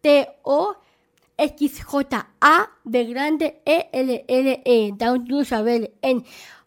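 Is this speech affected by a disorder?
Yes: Down syndrome; present from birth.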